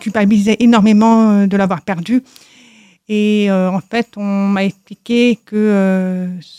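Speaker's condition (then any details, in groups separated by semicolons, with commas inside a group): Deafness from birth; congenital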